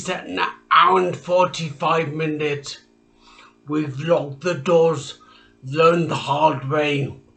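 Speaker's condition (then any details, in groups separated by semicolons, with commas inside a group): Traumatic brain injury; speech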